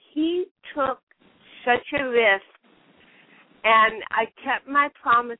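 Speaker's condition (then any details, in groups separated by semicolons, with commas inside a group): Cerebral palsy; since birth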